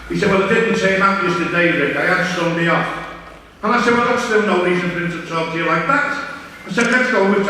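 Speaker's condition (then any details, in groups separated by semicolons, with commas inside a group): No condition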